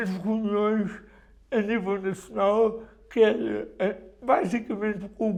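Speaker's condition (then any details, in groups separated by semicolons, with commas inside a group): Cerebral palsy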